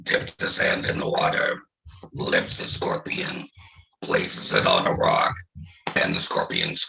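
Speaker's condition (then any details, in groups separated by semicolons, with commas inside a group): Laryngectomy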